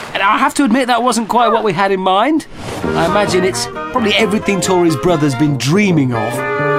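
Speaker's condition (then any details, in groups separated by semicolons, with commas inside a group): No condition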